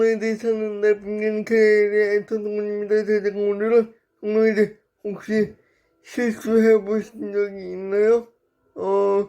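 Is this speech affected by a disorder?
Yes: brain lesion disability.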